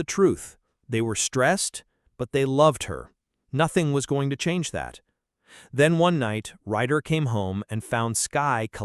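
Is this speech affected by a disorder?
No.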